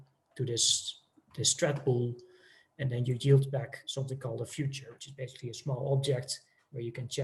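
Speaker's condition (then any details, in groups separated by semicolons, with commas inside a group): No condition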